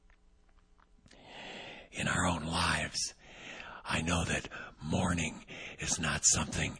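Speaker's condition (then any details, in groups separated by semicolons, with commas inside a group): Vocal cord paralysis, unilateral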